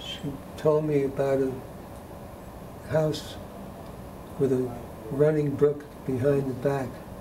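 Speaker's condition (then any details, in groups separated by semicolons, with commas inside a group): Dementia, moderate; intermediate stage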